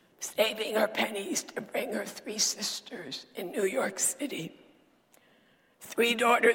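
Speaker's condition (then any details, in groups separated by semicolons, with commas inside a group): Dysphonia; sultry voice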